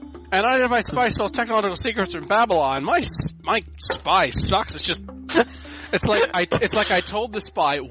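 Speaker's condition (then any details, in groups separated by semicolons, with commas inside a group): No condition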